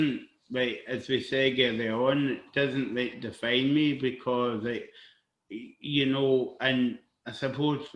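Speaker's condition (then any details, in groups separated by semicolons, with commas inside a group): Cerebral palsy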